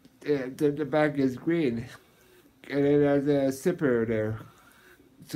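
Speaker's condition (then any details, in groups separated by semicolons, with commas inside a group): Muscular dystrophy, Duchenne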